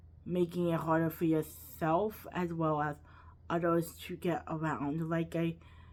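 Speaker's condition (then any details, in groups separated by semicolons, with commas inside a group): Cerebral palsy, quadriplegic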